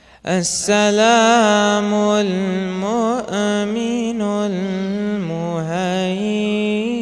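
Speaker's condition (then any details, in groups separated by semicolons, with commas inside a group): No condition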